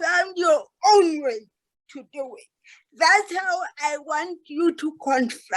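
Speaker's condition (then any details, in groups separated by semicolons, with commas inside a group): Cerebral palsy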